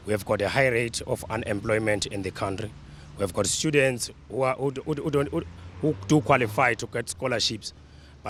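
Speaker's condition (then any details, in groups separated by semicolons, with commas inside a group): No condition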